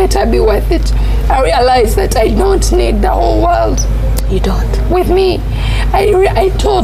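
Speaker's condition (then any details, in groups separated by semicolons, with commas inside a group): Cerebral palsy; onset in secondary school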